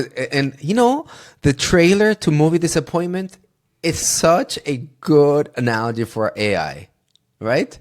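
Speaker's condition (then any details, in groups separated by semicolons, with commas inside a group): No condition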